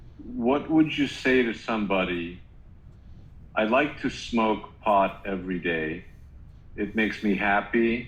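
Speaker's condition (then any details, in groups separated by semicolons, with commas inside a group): No condition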